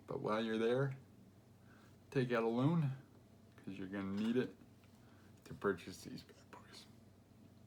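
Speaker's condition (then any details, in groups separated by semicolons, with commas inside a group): Cerebral palsy; affects gait and walking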